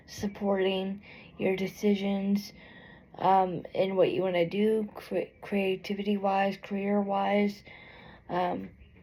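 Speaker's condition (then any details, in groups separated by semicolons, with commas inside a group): Cerebral palsy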